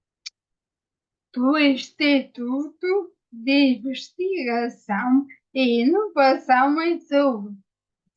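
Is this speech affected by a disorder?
Yes: ataxia after brain injury.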